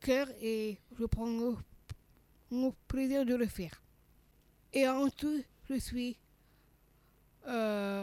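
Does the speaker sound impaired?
Yes: Down syndrome (trisomy 21); congenital heart malformation.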